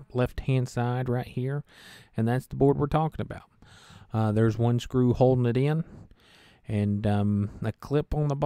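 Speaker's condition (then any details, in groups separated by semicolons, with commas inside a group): No condition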